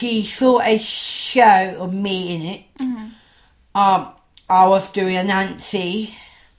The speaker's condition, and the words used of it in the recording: Down syndrome. And so I think one of the main things about having Down syndrome is struggling to be understood.